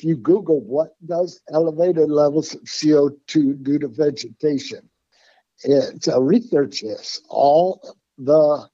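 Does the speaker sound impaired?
Yes: Parkinson's; formerly voice tremor, hard to understand, lost track after 2-3 sentences, now talks at length.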